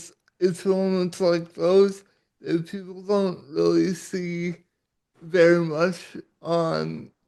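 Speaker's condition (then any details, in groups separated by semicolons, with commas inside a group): Cerebral palsy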